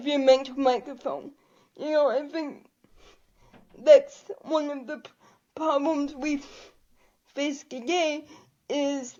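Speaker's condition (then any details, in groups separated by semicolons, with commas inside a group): Cerebral palsy; able to articulate and speak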